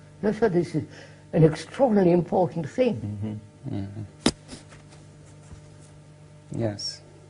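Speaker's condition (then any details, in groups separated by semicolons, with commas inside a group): No condition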